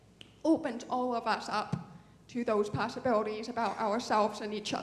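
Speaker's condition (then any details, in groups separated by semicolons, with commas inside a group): Deafness; born deaf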